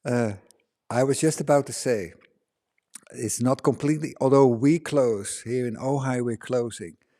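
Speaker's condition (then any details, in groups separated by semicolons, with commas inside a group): No condition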